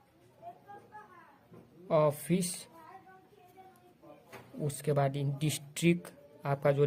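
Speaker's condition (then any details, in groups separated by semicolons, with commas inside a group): No condition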